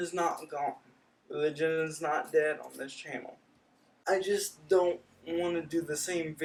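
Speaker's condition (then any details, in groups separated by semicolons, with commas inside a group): Cerebral palsy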